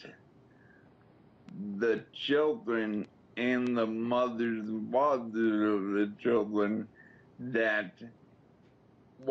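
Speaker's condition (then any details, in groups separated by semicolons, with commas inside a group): Slurred speech after coma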